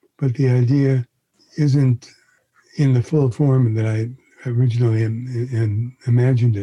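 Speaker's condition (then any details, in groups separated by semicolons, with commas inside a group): Parkinson's disease; sluggishness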